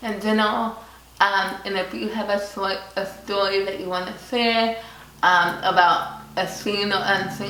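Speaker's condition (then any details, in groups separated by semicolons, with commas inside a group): Cerebral palsy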